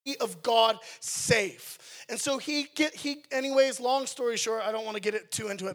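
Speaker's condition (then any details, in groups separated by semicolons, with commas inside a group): No condition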